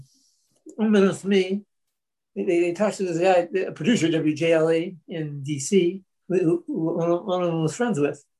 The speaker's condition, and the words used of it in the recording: Parkinson's disease. One problem I have with Parkinson's, my diaphragm doesn't seem to work as well.